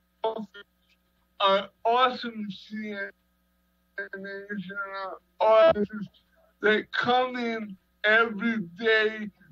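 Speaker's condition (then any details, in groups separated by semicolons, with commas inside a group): Cerebral palsy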